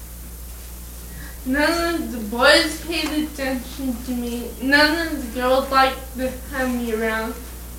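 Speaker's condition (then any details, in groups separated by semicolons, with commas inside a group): Cerebral palsy; slurred, unintelligible when excited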